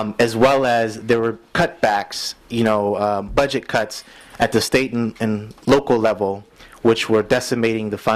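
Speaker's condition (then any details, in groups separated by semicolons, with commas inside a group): No condition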